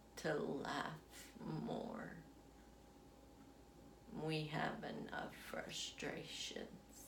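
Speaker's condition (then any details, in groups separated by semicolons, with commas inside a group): Essential tremor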